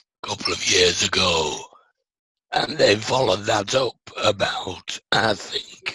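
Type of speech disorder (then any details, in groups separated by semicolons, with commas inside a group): Speech with a voice prosthesis; laryngectomy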